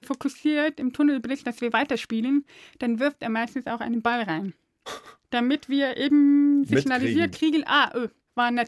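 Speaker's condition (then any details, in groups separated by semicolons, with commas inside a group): Deafness; deaf since birth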